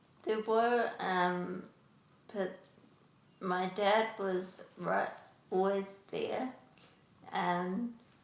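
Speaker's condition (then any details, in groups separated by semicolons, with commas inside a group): Traumatic brain injury; relearned talking, speech and language therapy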